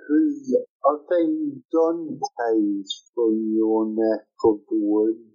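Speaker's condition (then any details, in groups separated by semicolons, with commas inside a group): Cerebral palsy; from birth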